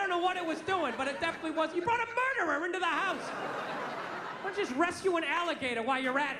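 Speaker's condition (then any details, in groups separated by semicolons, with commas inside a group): No condition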